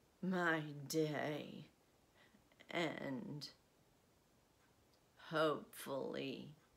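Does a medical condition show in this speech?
Yes: essential tremor.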